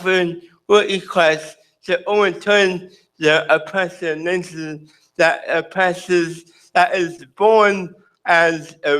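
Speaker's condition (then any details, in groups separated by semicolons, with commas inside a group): Cerebral palsy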